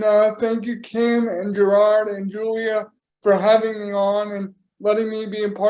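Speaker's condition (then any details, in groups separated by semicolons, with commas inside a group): Cerebral palsy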